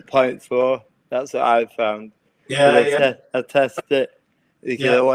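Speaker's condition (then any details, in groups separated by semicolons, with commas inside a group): Cerebral palsy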